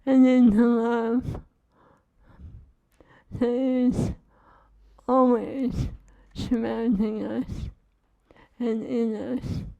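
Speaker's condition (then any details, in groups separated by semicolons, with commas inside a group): ALS; feeding tube; swallowing lost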